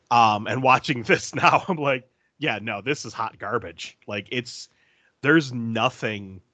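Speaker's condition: No condition

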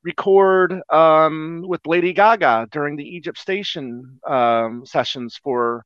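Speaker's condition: No condition

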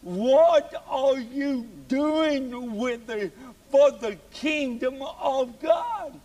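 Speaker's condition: Cerebral palsy; very severe, from birth, birth complications, brain deprived of oxygen 18 minutes, permanent brain damage; speaks in recorded sermon clip; can barely speak, listeners must attend to every syllable to understand

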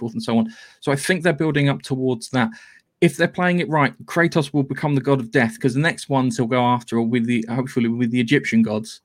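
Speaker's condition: No condition

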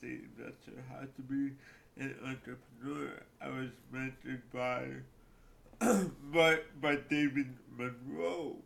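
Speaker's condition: Cerebral palsy; cerebral palsy since childhood

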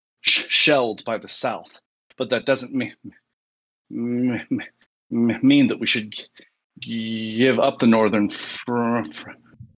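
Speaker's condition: Stuttering; formerly more severe, no longer trapped in it; not always fluent on calls, stutters mainly when inattentive, losing concentration, facing fierce debater or time pressure; repeated sounds, prolonged sounds, blocks

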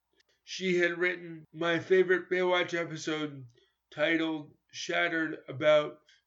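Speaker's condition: Cerebral palsy; stiff tight involuntary muscles

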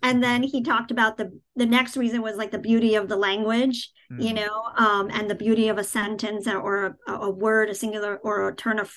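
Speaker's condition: Cleft palate, cleft palate without cleft lip

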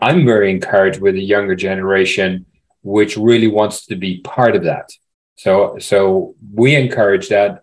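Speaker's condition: No condition

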